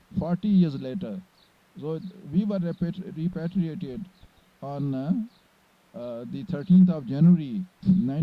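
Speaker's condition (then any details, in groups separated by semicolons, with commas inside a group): No condition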